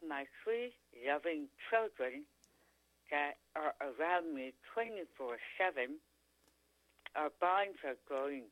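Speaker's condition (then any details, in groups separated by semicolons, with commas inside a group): Tongue cancer; Dr. Oxford removed three quarters of tongue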